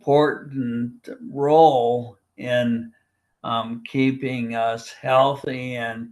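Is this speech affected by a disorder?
Yes: primary lateral sclerosis, bulbar onset.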